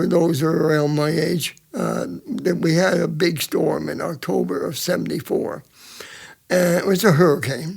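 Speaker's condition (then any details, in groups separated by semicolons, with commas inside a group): Cerebral palsy; present from birth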